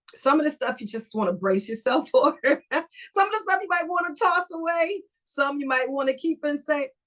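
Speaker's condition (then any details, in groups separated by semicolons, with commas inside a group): No condition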